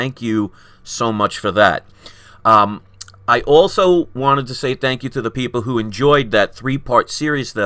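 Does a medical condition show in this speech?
No.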